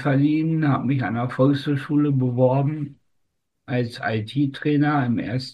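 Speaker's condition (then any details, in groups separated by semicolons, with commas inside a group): Spastic tetraparesis; umbilical cord around neck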